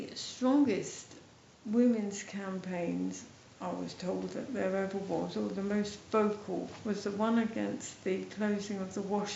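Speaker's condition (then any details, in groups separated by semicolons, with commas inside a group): MND, mild; speech slightly affected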